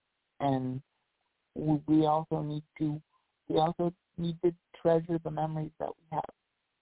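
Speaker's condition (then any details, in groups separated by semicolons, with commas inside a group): Cerebral palsy; spanish speaker with limited english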